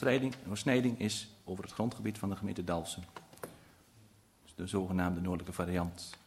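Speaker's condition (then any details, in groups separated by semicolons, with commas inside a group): No condition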